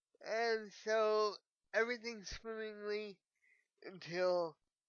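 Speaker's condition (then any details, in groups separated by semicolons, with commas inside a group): Cerebral palsy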